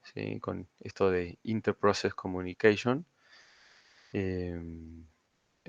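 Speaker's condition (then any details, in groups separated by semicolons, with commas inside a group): No condition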